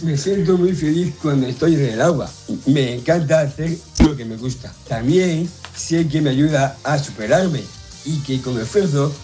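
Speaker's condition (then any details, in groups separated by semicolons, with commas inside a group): Down syndrome; 21 years old, born in Cáceres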